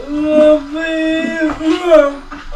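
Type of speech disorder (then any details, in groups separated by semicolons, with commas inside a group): Pseudobulbar dysarthria; cerebral palsy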